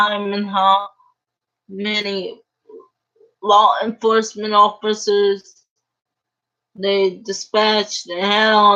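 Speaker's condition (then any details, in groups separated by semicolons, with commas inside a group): Cerebral palsy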